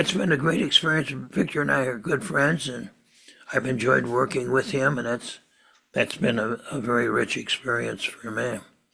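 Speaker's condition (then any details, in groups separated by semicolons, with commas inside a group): Parkinson's disease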